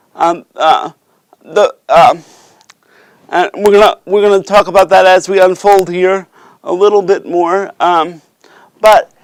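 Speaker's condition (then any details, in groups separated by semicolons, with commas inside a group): Cerebral palsy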